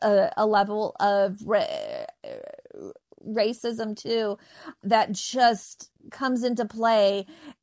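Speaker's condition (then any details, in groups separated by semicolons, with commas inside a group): Stuttering; stuttering since age 8, ongoing into adulthood, conference for people who stutter at 35; stutters less using a funny voice or when singing, such as a Marilyn Monroe voice; prolonged sounds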